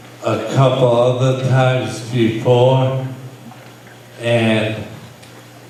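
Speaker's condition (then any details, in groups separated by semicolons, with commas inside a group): Brain injury; breath runs short during sentences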